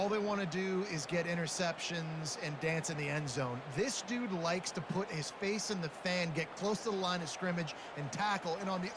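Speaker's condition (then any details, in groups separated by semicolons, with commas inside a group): No condition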